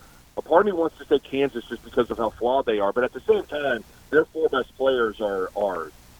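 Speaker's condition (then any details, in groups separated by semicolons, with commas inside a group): No condition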